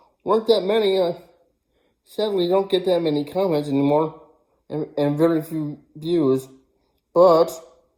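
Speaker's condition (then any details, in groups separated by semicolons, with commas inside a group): Cerebral palsy, spastic diplegia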